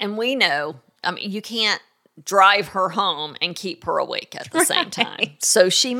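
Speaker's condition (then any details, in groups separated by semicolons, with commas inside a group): No condition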